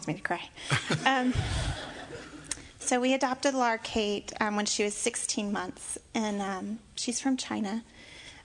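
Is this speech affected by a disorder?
No.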